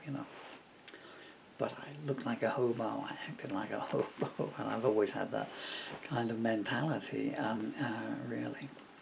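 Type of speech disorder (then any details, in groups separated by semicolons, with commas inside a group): Bulbar dysarthria; progressive bulbar palsy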